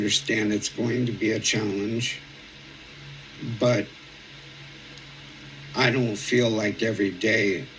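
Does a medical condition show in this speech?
Yes: ALS; voice previously lost, now slightly scratchy, past breathing trouble.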